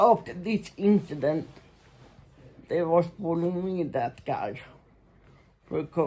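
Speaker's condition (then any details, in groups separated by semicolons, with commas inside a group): Muscular Parkinson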